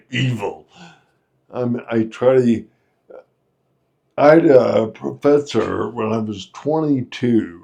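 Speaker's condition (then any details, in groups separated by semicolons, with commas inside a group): Friedreich's ataxia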